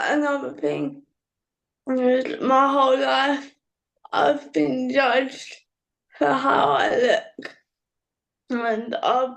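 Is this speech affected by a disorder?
Yes: cerebral palsy.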